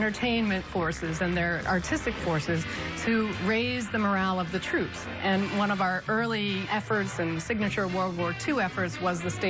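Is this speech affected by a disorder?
No.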